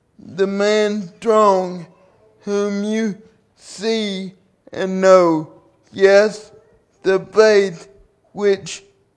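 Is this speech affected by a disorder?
Yes: cerebral palsy; carried by parents and friends since birth.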